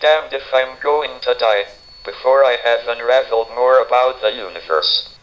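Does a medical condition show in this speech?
Yes: motor neuron disease, through a speech-generating device; diagnosed decades earlier, initially given only years to live; decades since diagnosis, long survival against the odds.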